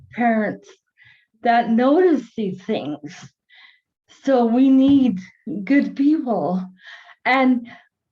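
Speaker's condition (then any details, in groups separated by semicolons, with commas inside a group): Cerebral palsy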